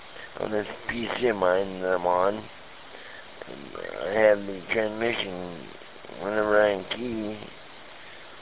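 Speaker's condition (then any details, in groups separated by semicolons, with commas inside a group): Speech impediment; hard for listeners with hearing impediments to understand unless careful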